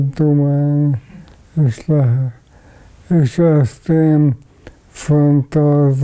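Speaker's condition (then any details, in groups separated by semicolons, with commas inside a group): ALS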